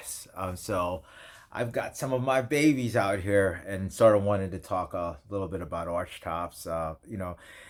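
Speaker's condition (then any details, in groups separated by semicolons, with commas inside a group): No condition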